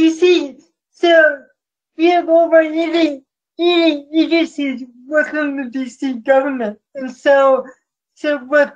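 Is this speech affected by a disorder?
Yes: cerebral palsy.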